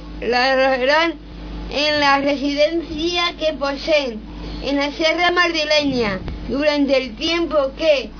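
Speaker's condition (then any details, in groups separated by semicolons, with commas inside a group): Down syndrome; reads news item aloud on live radio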